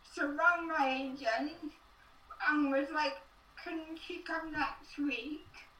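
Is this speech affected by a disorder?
Yes: cerebral palsy.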